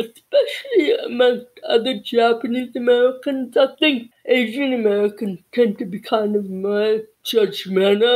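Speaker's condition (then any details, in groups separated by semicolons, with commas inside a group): Cerebral palsy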